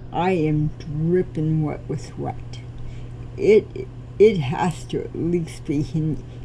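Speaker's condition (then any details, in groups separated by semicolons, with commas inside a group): Cerebral palsy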